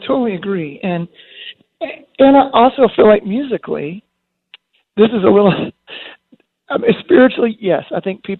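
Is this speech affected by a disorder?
Yes: spasmodic dysphonia; lost singing voice after almost 20 years, prednisone steroid shots gave 6-8 weeks relief until ineffective; muscle spasms break voice apart when speaking loudly or projecting, lost voice control.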